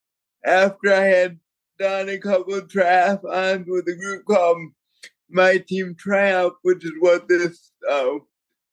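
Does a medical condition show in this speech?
Yes: cerebral palsy; from birth, born prematurely at 3 pounds 7 ounces, father Jeff propels him through swim, bike, run; consistent workouts to manage condition.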